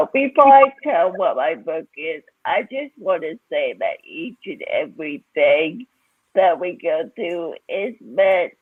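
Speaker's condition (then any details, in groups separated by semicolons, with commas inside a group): Cerebral palsy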